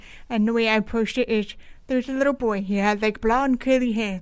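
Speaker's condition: Deaf with cochlear implant, congenital; deaf since birth; struggles to hear everyone in group work

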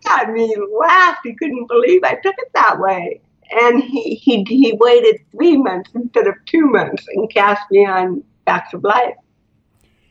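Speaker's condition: Cerebral palsy; cannot move normally

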